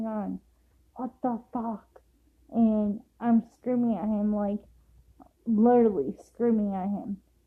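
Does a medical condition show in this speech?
Yes: cerebral palsy; affects walking.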